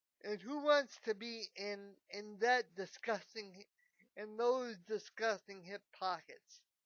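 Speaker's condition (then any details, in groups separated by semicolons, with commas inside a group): Cerebral palsy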